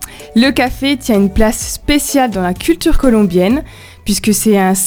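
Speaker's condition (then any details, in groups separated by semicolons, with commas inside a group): No condition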